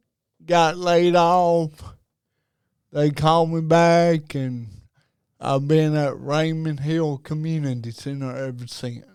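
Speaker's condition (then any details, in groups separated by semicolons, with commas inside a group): Cerebral palsy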